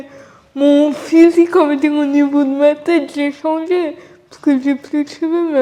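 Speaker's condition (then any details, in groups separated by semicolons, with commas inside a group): Cerebral palsy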